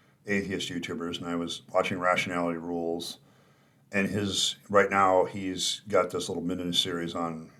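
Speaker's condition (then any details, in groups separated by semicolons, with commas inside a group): No condition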